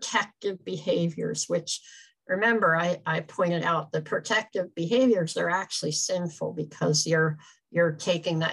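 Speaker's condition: Cleft palate; congenital, extremely severe, no nose, no upper lip, no upper palate at birth, hole unclosed initially; breathing problems from birth, unable to be fed as infant

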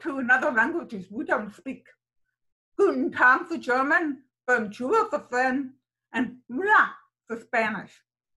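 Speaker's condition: Deafness, sensorineural hearing loss; hears nothing without it

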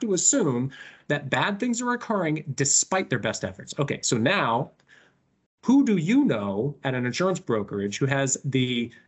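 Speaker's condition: No condition

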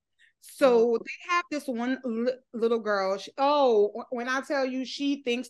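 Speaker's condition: Stutter; stutter since age 3, speech therapy since first grade; ongoing stutter; repeated sounds

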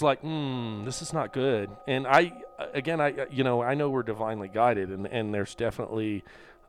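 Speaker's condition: No condition

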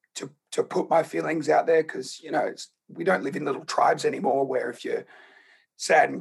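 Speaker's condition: Laryngeal cancer; HPV-related, in voice box, onset age 27-28, earlier neck fusion surgery with tubes past larynx; croaky voice, speaks at low tone, hard to project voice

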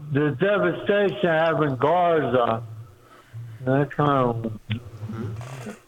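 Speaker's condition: Speech impediment

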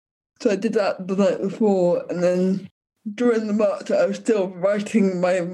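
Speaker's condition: Cerebral palsy; cerebral palsy from birth

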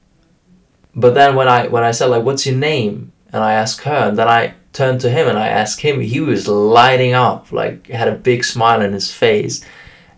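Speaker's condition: No condition

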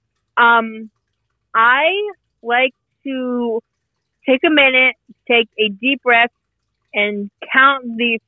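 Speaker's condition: Mitochondrial disease with stutter; mitochondrial neuropathy, ATP deletion, damaged muscles and nerves, energy crises, misdiagnosed cerebral palsy, diagnosed at 15; physical therapy twice weekly, gym, medication, good and bad days, progressive regression, gait changes, falls; stutters more when stressed; prolonged sounds, blocks

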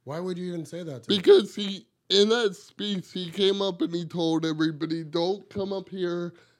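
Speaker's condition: Cerebral palsy; wheelchair user

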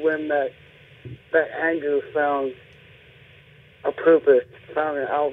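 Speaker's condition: Cerebral palsy; speech impediment while growing up

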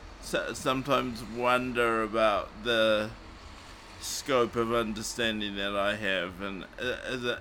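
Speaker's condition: Cerebral palsy; morphine not allowed after it

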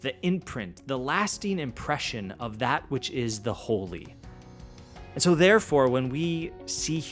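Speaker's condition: No condition

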